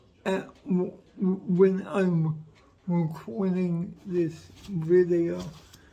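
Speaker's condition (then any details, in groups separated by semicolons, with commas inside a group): Cerebral palsy; affects whole body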